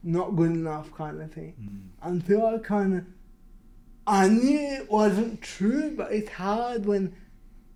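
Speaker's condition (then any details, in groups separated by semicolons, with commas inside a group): Cerebral palsy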